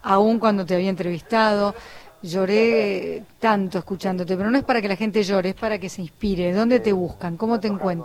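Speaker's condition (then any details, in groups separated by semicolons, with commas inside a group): No condition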